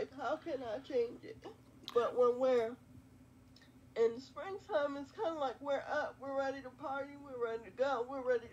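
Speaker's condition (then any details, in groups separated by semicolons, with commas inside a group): Quadriplegic cerebral palsy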